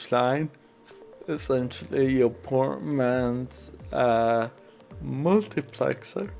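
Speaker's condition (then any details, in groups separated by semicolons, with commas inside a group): Cerebral palsy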